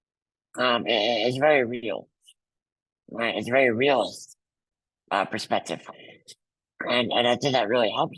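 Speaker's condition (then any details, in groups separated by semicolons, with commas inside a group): Muscular dystrophy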